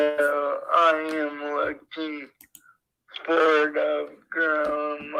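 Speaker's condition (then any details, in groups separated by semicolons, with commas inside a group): Cerebral palsy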